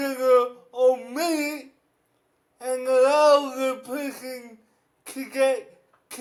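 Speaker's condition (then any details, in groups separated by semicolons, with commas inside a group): Cerebral palsy; affects whole body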